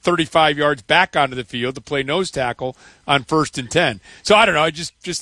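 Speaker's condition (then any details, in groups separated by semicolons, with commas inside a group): No condition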